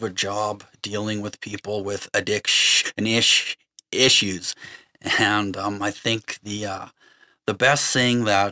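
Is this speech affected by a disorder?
Yes: stutter; lifelong stutter; avoided talking whole life due to stutter; here repeated sounds, prolonged sounds.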